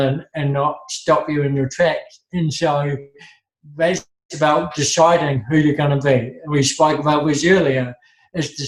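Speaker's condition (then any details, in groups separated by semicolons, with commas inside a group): Cerebral palsy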